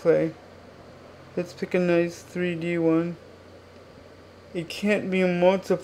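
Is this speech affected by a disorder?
Yes: cerebral palsy.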